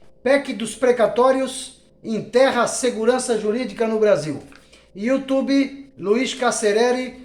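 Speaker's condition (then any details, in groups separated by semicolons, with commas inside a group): No condition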